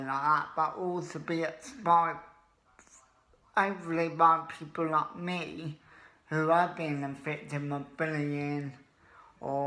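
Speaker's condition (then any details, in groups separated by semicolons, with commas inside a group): Cerebral palsy; wheelchair user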